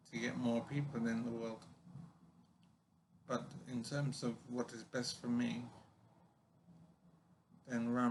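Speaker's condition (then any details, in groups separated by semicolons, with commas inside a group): Brain injury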